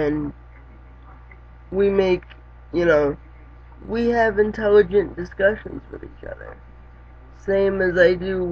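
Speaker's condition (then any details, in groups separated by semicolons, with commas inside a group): Cerebral palsy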